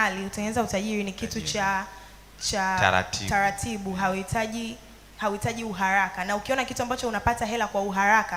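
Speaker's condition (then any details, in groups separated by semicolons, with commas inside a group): No condition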